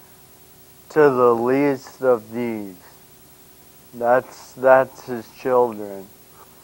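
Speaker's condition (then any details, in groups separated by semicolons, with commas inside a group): Brain injury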